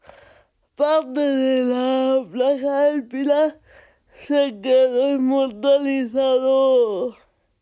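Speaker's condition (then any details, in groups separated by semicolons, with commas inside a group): Cerebral palsy; takes photographs with adapted cameras and systems, Fundación Aspace Zaragoza project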